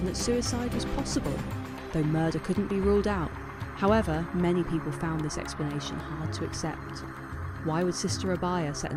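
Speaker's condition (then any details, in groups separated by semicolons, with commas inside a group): No condition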